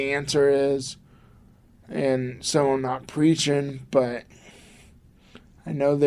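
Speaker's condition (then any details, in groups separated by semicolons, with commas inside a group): Cerebral palsy; from birth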